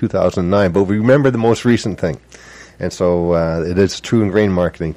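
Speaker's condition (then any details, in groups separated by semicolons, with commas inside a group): No condition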